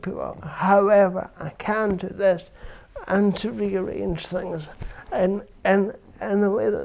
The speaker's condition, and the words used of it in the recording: Cerebral palsy. It's very individual to you. For myself, it affects obviously my verbal